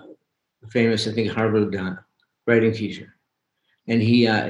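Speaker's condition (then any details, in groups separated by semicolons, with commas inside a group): Young onset Parkinson's; diagnosed at 29, began with pinky twitch, shoulder pain spreading to whole arm, spinal tumor surgery, relearned walking; halting at times, now fairly clear and robust, words come faster than can be spoken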